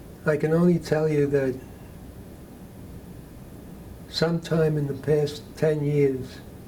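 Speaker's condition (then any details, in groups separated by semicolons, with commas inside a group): Parkinson's disease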